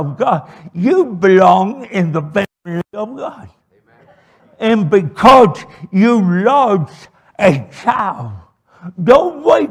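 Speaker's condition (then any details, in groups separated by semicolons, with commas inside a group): Cerebral palsy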